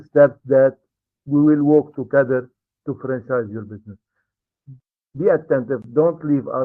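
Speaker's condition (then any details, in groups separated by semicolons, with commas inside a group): No condition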